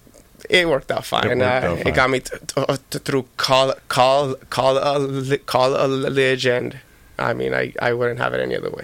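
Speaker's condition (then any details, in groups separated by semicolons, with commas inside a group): Stuttering; stutter and speech impediment from birth, improved gradually, not expected to fully go away; still stutters, improved over time, talking publicly a big challenge; much worse in childhood, once could not say a single sentence, hit head from frustration; repeated sounds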